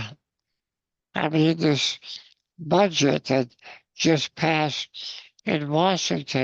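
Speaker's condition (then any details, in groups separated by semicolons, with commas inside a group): Spinal muscular atrophy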